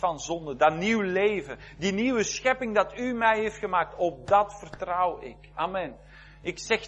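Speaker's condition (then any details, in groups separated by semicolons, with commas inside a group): No condition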